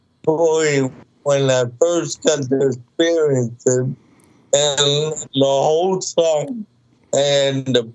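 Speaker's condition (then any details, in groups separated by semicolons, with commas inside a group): Cerebral palsy, mild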